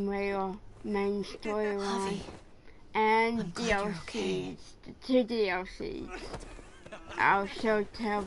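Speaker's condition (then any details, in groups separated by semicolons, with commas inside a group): Cerebral palsy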